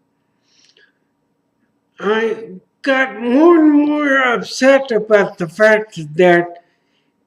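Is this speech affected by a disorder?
Yes: traumatic brain injury.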